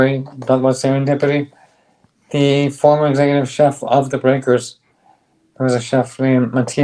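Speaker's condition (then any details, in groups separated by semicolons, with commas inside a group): ALS; on drug, stronger bite, speaks better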